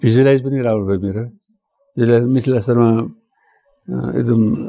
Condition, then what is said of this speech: Parkinson's disease. अब बोल्दाखेरि लडबड हुन्छ मैले बोलिरहेको त्यति स्वादिलो लागेको छैन मलाई